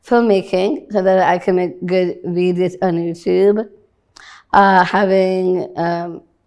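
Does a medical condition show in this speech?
Yes: Down syndrome.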